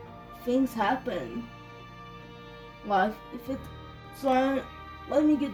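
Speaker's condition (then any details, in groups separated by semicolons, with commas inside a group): Cerebral palsy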